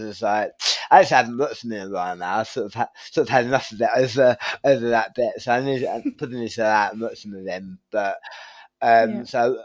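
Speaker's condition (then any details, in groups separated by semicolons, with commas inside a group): Tongue cancer surgery; temporary tracheostomy for breathing with post-surgical swelling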